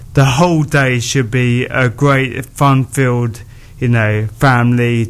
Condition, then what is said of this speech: ALS (motor neuron disease). But obviously my speech has been heavily impacted, and it's slowed down and sounds quite slurred around the edges.